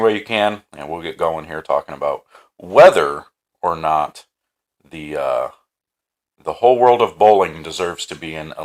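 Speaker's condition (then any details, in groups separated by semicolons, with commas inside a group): No condition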